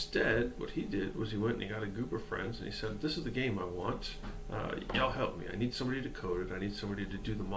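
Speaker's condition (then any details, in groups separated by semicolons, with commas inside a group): No condition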